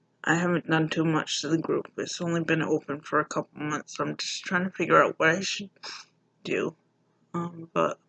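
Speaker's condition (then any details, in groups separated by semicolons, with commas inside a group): Mild cerebral palsy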